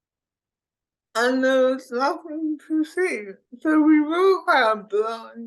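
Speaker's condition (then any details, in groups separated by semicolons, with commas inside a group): Cerebral palsy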